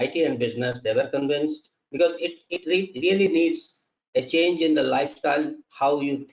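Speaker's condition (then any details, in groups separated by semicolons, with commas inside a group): No condition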